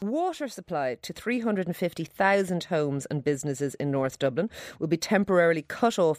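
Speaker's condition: No condition

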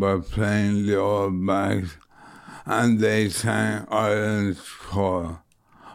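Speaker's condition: Motor neuron disease; bulbar motor neuron disease, affecting throat and neck, about a year since onset, may later affect hands and legs; on medication, still mobile, legs unaffected, every meal a struggle; losing voice, ragged voice, sometimes hard to understand, speaking takes effort, hears own voice differently, swallowing affected

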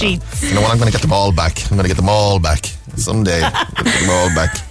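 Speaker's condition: No condition

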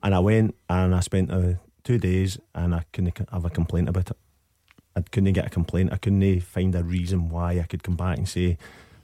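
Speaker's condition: No condition

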